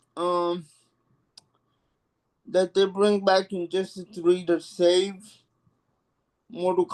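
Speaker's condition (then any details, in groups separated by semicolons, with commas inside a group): Cerebral palsy; affects hands and back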